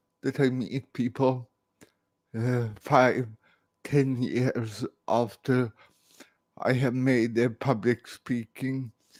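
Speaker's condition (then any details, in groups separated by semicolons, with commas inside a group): Cerebral palsy; atypical speech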